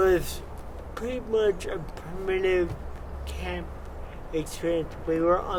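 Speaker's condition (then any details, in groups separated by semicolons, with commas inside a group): Cerebral palsy; from birth, wheelchair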